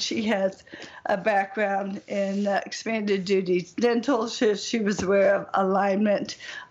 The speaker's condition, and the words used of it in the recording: ALS (motor neuron disease). In my case, my presentation was a speech and swallow and breathing presentation.